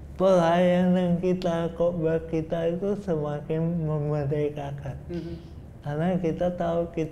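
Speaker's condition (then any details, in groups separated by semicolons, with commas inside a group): Cerebral palsy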